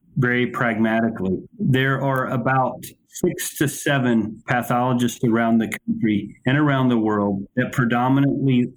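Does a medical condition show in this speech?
No.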